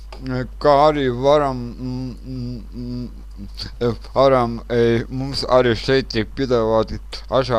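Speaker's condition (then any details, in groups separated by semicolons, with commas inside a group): Cerebral palsy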